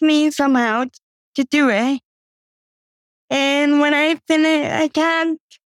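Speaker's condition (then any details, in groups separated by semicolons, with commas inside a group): Cerebral palsy; gym four days weekly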